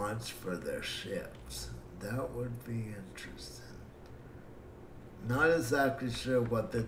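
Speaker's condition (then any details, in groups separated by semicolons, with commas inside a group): Cerebral palsy; breathing fine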